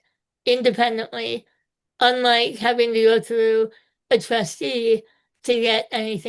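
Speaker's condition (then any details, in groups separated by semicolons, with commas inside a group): Spinal muscular atrophy type two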